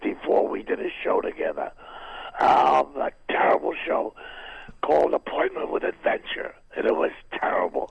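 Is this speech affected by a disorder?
Yes: throat cancer, vocal cord removed, partial laryngectomy, right vocal cord removed; vocal surgery removing part of larynx including right vocal cord, now a stump; voice lost after surgery, left cord trained to reach past midline to stump for sound.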